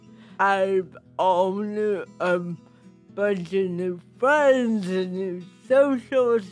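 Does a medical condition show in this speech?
Yes: cerebral palsy with speech impediment; speaks and moves strangely.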